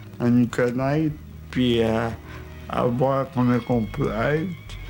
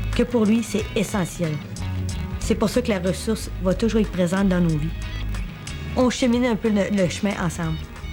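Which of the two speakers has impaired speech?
The first: cerebral palsy; present from birth; 37 years since onset.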